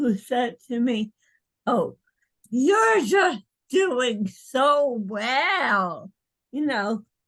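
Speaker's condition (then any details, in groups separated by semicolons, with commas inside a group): Cerebral palsy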